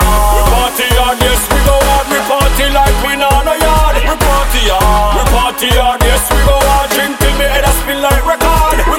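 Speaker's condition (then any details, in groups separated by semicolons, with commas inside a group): No condition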